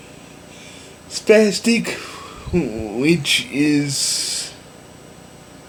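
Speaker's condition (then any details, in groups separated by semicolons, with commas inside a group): Cerebral palsy; affects all muscles; possibly slowly progressing, walks unsteadily; able to speak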